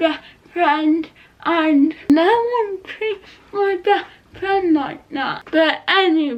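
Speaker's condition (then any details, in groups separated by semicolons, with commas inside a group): Cerebral palsy; not quadriplegic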